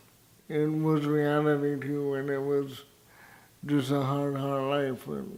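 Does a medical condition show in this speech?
Yes: cerebral palsy, severe; spastic type.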